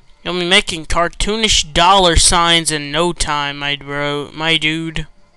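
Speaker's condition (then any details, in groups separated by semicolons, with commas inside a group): No condition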